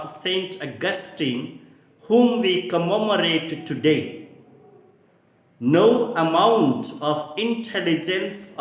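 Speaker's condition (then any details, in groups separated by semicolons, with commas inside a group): No condition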